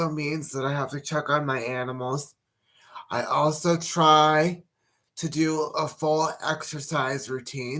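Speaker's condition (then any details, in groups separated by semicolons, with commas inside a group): Cerebral palsy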